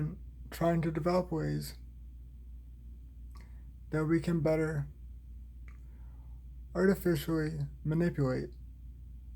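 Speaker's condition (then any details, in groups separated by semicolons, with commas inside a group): Cerebral palsy, spastic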